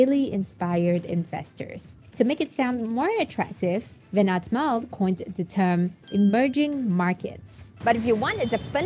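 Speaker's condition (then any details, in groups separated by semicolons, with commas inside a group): No condition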